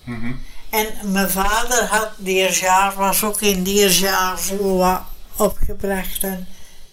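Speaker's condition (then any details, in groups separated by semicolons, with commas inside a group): Brain hemorrhage; unable to speak afterwards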